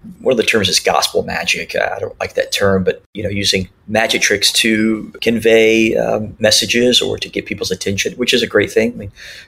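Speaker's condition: Cleft lip and palate; congenital cleft lip and palate, many surgeries in childhood; speech classes in childhood

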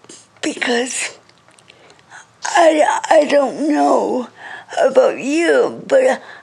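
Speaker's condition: Cerebral palsy; speech affected, reading very slow

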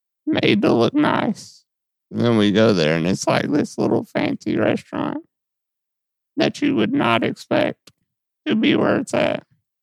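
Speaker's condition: Muscular dystrophy; sees physical therapist

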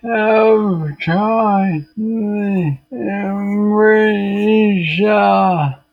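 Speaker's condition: Parkinson's disease, young onset; speaking difficult today, audible difference, jaw tension makes speech difficult

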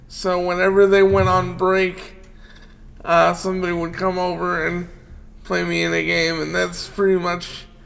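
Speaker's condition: Cerebral palsy; wheelchair user

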